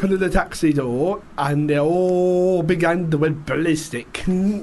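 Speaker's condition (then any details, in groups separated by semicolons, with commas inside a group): Down syndrome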